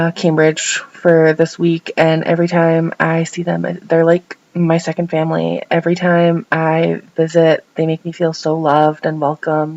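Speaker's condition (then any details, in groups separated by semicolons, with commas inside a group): No condition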